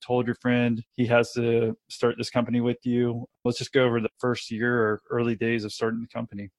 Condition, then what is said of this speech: None; typical speech.